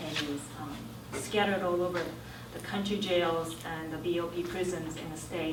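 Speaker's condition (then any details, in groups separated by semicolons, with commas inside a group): No condition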